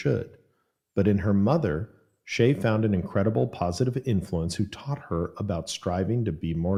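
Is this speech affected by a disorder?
No.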